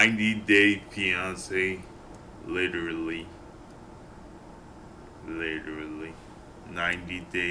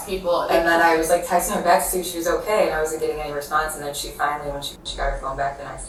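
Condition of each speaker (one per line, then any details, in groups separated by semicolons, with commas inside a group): Multiple sclerosis
No condition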